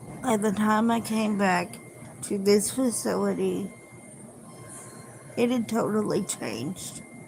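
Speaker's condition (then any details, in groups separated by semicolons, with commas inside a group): Cerebral palsy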